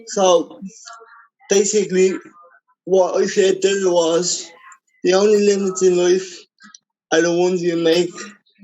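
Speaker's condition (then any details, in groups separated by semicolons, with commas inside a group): Cerebral palsy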